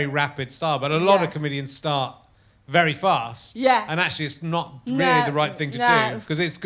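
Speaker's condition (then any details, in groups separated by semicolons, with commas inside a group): No condition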